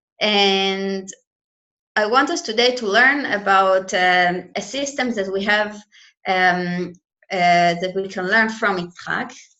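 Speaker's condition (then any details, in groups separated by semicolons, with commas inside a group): No condition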